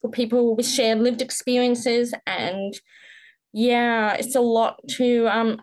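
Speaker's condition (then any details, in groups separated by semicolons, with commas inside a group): Profound deafness, congenital, profound; born profoundly deaf, right cochlear implant since infancy, left cochlear implant also; speech considered pretty good, often assumed hearing, often mistaken for British accent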